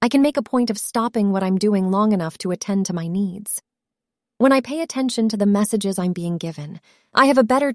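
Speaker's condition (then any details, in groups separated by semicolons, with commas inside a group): No condition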